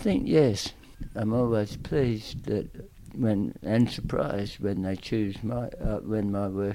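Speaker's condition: Tongue cancer; aggressive tongue cancer

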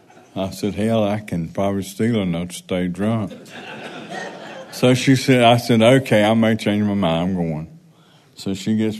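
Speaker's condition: Parkinson's

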